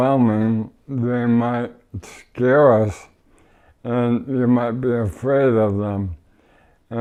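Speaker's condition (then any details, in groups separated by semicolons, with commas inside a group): ALS; no tracheostomy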